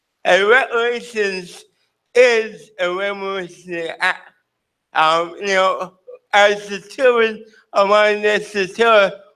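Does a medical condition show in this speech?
Yes: cerebral palsy.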